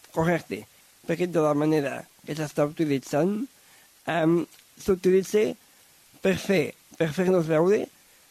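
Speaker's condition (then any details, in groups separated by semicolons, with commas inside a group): Down syndrome; extra chromosome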